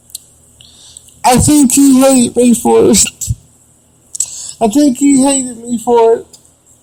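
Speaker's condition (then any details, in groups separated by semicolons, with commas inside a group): Cerebral palsy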